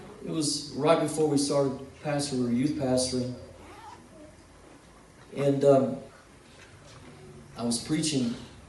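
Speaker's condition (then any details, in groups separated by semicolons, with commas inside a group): No condition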